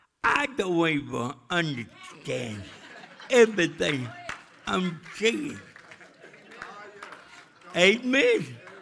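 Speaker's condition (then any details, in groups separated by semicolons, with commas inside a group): Cerebral palsy; speech still affected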